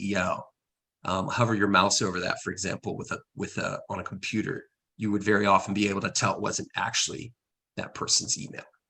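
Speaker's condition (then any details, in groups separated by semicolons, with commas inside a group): No condition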